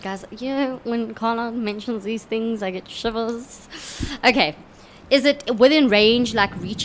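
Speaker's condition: No condition

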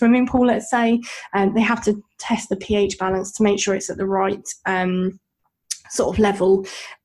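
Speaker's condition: Bilateral cleft lip and palate; congenital

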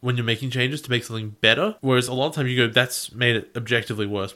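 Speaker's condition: No condition

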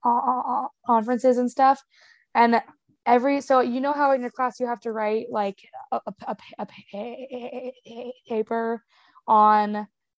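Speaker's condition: Stutter; past speech therapy, used fluency strategies, phone listener once thought the line was cutting out; stutters openly all the time, uses strategies less than before; stutters through words, speech improves with drinking; repeated sounds, blocks

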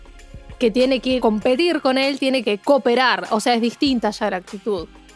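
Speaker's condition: No condition

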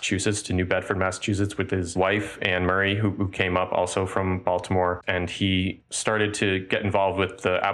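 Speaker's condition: No condition

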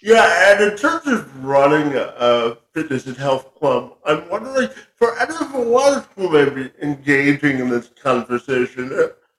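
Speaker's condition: Cerebral palsy; muscles lost faster without regular activity

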